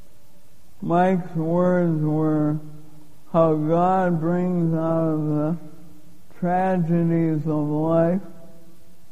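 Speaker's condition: Lou Gehrig's disease; given 3 to 5 years to live

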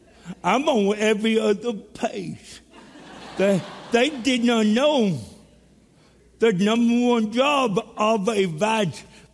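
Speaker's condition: Cerebral palsy; speech impediment

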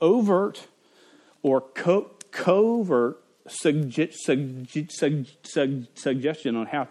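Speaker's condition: Stutter; stutter since age five, persisting through adulthood; stutters while giving a talk to parents; at times blocks and cannot say own name; repeated sounds, prolonged sounds, blocks

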